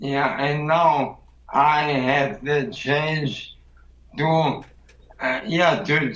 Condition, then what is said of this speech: ALS (motor neuron disease). It wasn't all my problems about voice and use hands and arms.